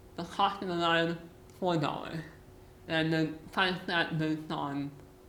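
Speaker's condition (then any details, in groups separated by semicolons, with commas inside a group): Muscular dystrophy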